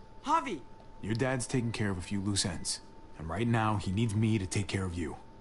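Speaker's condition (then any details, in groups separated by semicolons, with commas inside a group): No condition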